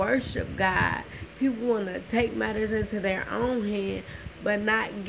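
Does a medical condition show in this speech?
Yes: cerebral palsy, spastic.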